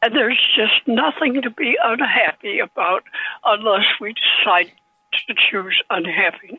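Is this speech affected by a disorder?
Yes: Parkinson's disease; developed after stroke and its aftermath, causes tremors, wrote book with one finger; age 90.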